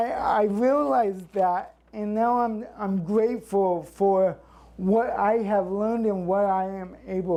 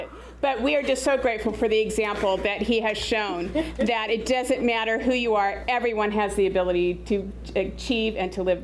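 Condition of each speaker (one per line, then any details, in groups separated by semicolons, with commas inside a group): Cerebral palsy; since birth
No condition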